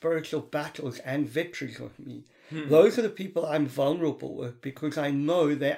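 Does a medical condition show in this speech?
Yes: cleft palate (Pierre Robin syndrome); congenital Pierre Robin syndrome, severe cleft palate, underdeveloped chin, nasal passages, ear, nose and throat affected, hearing problems; still affected by cleft palate, yearly operations until 18, operations every 3-4 years since; delayed speech development, audible speech impediment, listeners often ask for repetition.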